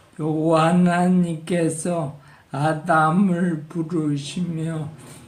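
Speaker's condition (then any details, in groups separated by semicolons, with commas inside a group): Parkinson's disease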